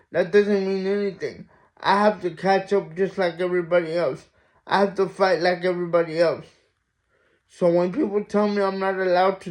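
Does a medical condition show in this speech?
Yes: mild cerebral palsy.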